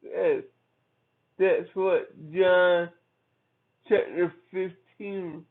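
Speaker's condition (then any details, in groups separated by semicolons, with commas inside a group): Cerebral palsy; from birth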